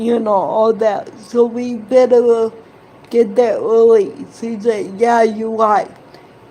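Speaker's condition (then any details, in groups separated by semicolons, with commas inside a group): Cerebral palsy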